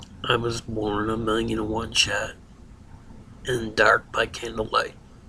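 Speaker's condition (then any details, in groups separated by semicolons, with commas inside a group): Ataxia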